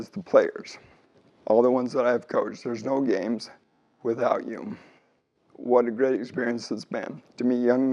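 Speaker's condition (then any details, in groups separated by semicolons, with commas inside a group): ALS; slow-progressing form, feeding tube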